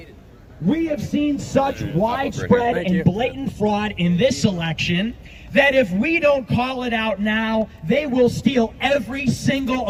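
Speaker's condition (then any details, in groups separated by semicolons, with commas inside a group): No condition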